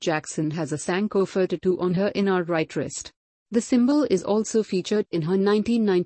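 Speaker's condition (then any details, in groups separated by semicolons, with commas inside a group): No condition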